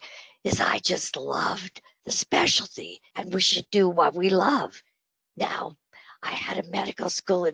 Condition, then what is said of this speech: Spasmodic dysphonia. I have spastic dysphonia, and the treatment is Botox.